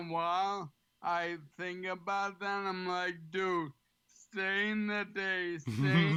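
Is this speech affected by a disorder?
Yes: ALS; slightly slurred, has to slow down.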